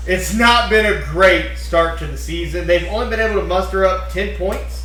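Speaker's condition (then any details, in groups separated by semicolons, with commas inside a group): No condition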